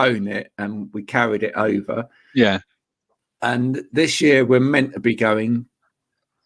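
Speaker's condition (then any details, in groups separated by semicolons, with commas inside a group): No condition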